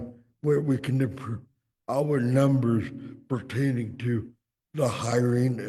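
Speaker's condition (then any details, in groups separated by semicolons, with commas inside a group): Cerebral palsy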